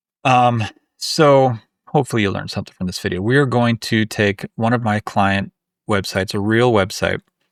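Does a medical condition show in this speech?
No.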